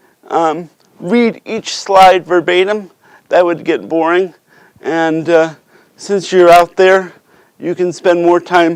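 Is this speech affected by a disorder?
Yes: cerebral palsy.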